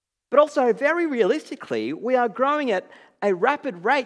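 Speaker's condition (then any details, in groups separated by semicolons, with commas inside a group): No condition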